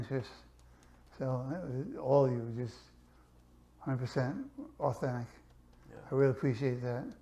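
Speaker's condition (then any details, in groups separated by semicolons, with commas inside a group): Parkinson's; affects hands, left worse than right; diagnosed 4 years ago, unable to run or exercise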